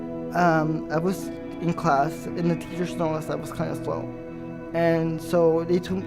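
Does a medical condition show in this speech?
Yes: cerebral palsy; ankles and arms affected; slight slur, speech therapy in childhood.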